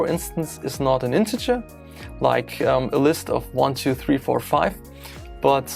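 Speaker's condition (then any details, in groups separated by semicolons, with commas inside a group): No condition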